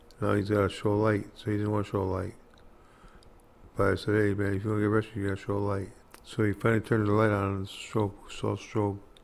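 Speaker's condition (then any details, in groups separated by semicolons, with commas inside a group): Parkinson's disease; hard time talking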